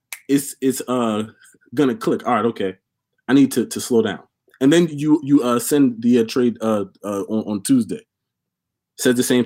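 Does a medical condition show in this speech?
Yes: stuttering; stuttered all life since childhood, volunteered for public speaking in high school and college; here repeated sounds, repeated words.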